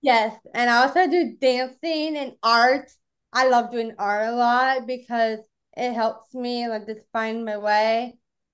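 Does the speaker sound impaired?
Yes: Down syndrome; Down syndrome from birth, born without esophagus, blocked bowel, surgery right after birth, cord wrapped around throat three times; 28 years old; may be a little hard to understand, mother helps a little, host understood nearly everything, host once asked for a repeat.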